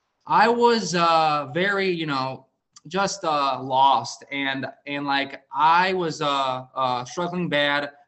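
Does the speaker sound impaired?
Yes: stutter; lifelong stutter; more confident talking during campus visits and with families; hard to talk sometimes; here repeated sounds, prolonged sounds.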